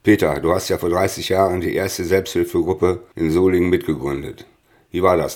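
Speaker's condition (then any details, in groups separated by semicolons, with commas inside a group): No condition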